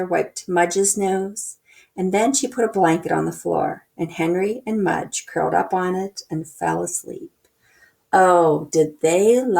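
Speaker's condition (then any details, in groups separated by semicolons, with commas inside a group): No condition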